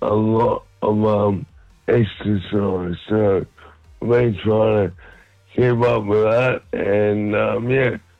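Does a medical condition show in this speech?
Yes: MND; motor neurone disease, diagnosed a little over a month ago; symptoms stable, maintained with diet and exercise.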